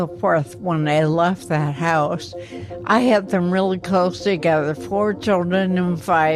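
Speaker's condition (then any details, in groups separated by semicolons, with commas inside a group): Ataxia; progressive, affects motor skills and voice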